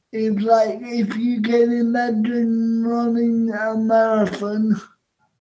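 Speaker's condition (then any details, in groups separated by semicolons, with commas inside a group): Cerebral palsy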